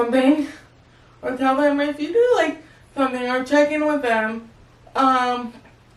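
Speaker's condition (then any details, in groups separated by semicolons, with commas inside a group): Cerebral palsy; needs weight-bearing help during transfers; relies on caregivers; verbal, able to speak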